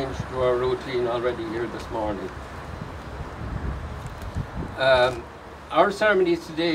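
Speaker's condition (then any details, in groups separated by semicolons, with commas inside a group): No condition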